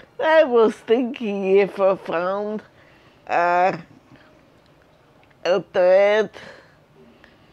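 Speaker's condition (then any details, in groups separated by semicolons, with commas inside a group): Multiple sclerosis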